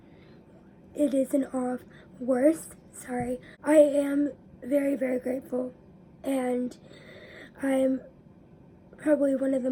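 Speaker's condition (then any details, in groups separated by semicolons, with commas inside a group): Cerebral palsy; spastic diplegia, caused by brain injury; weekly physical therapy; speech delay and issues, raspy voice, big breaths between sentences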